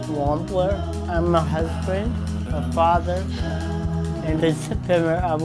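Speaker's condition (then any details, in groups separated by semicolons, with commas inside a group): Cerebral palsy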